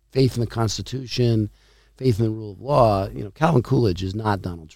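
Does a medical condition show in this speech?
No.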